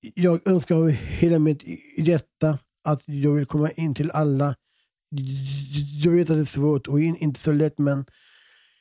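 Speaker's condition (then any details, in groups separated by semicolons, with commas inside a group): Down syndrome; present from birth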